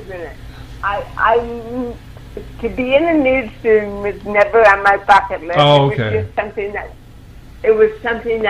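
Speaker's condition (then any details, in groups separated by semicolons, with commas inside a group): Cerebral palsy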